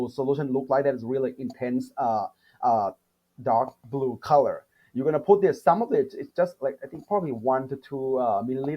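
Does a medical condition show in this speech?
No.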